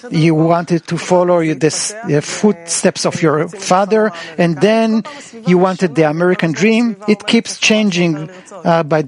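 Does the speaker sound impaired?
No.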